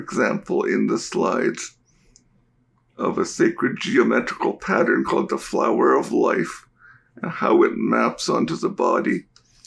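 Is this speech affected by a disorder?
Yes: cerebral palsy; diagnosed at birth.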